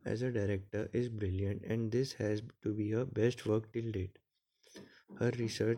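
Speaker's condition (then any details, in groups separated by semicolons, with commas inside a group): No condition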